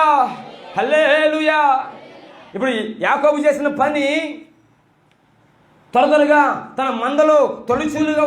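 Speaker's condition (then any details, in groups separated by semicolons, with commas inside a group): No condition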